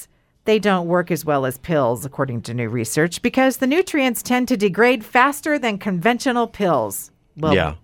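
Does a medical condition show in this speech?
No.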